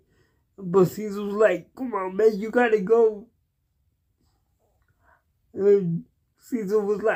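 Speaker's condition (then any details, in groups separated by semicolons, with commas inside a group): Cerebral palsy; cannot walk, uses wheelchair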